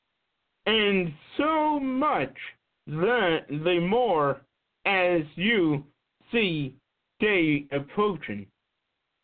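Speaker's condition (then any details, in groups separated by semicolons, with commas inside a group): Cerebral palsy; visible to casting agents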